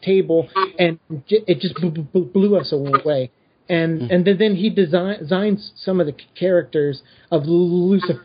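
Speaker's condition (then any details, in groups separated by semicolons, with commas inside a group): Stutter; noticeable enough that listeners might mistake it for audio problems; repeated sounds, repeated words, blocks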